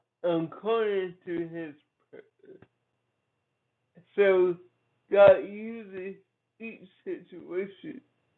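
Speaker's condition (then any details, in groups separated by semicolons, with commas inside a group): Cerebral palsy; from birth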